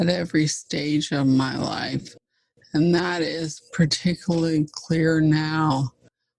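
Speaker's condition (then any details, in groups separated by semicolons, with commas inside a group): ALS (Lou Gehrig's disease); fast progressing form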